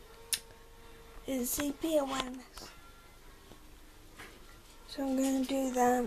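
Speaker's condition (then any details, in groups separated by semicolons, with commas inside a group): Cerebral palsy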